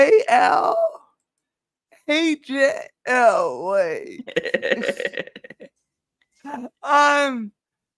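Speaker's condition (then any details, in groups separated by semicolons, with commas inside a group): Cerebral palsy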